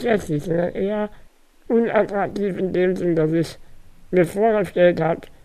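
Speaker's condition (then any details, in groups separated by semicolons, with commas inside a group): Spinal muscular atrophy; neuromuscular disease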